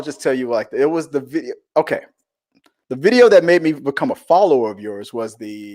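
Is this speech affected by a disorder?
No.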